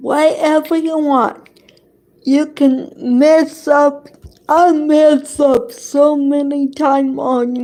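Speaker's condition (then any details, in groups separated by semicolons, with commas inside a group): Cerebral palsy; affects hand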